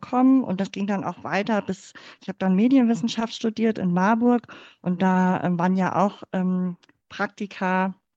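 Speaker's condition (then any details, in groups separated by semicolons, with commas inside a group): Cleft palate; congenital, born in former GDR, infant feeding difficulty, mother's fingers closed palate, palate surgically closed; speaking in front of class or using voice in speech never felt easy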